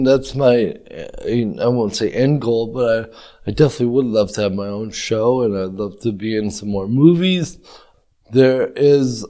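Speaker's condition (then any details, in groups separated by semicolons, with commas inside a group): Cerebral palsy; brain injury, present from birth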